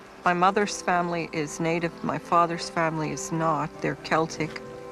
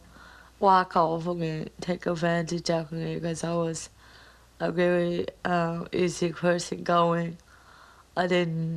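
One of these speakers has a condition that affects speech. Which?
The second: cerebral palsy; mild.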